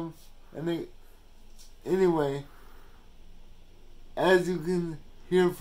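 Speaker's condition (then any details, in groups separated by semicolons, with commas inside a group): Cerebral palsy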